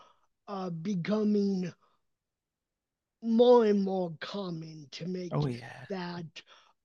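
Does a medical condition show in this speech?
Yes: cerebral palsy; mild cerebral palsy, present since birth; speech impediment self-described as an accent, speech did not come until age 7, many years of speech therapy.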